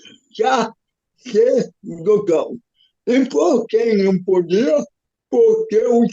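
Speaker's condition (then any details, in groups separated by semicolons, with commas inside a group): Cerebral palsy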